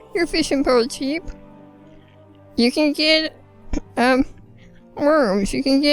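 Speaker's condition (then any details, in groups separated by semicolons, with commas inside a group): Spinal muscular atrophy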